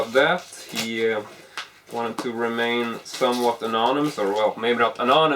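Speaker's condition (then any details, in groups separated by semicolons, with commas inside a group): No condition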